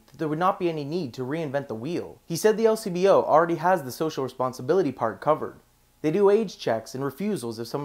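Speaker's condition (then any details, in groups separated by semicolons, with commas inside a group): No condition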